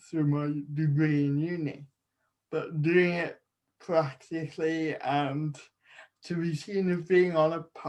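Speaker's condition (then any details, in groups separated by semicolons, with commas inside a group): Cerebral palsy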